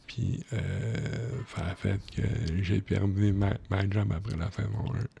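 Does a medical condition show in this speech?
Yes: cerebral palsy.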